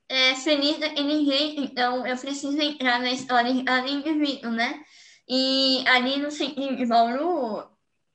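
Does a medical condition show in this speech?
Yes: cleft lip and palate; care at Bauru and Joinville Centrinhos, long speech therapy, home exercises; awaiting orthognathic surgery advancing maxilla, hypernasality to be corrected after, speech therapy to resume; residual hypernasality, nasal air escape likely to increase after surgery, voice still needs improvement.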